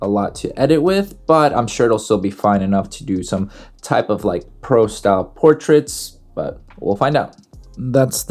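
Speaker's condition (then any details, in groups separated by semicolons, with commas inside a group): No condition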